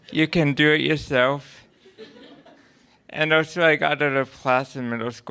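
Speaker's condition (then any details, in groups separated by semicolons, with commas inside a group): Cerebral palsy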